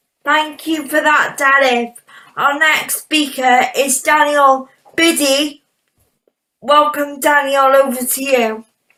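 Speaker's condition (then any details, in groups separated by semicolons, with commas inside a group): Cerebral palsy; electric wheelchair user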